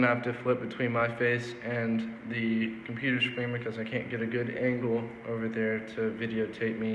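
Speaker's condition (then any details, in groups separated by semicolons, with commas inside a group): No condition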